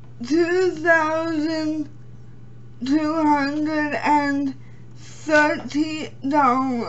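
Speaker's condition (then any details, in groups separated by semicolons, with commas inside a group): Cerebral palsy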